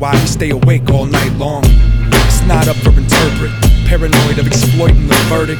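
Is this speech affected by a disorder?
No.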